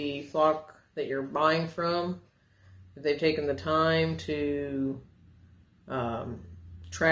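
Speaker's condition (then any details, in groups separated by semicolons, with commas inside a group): No condition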